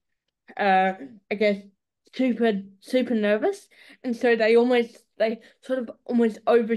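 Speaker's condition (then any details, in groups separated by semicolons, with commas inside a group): Cerebral palsy; eye-controlled speech-generating device; nonverbal, speaks through eye-gaze device, vocal sounds as child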